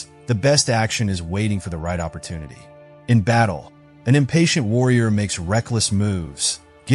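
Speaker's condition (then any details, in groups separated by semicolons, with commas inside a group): No condition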